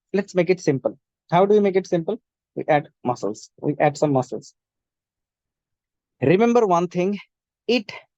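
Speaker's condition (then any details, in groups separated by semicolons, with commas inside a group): No condition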